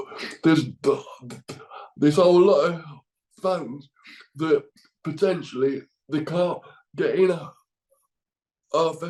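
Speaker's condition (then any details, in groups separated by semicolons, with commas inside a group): Cerebral palsy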